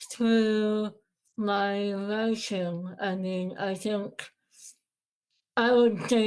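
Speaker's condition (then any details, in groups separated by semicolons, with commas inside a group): Moebius syndrome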